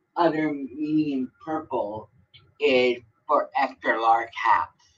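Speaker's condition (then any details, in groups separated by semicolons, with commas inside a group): Cerebral palsy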